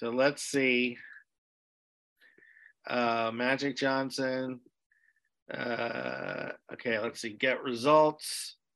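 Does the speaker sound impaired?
No.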